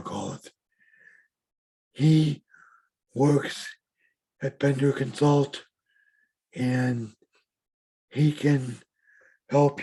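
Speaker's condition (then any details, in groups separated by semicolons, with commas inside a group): Cerebral palsy; needed speech and language therapy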